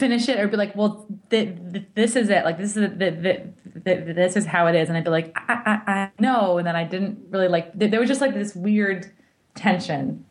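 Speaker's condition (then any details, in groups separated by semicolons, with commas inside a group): Stuttering; adult who stutters in English and Spanish, rarely discloses stuttering now; stuttered on nearly every Spanish word while learning, no word fears, teacher finished stuttered words; repeated sounds, repeated words, prolonged sounds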